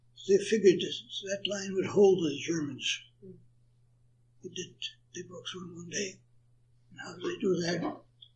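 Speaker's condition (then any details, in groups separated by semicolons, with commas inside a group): Parkinson's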